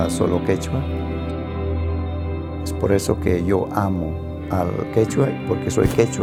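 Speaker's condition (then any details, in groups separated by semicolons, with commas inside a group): No condition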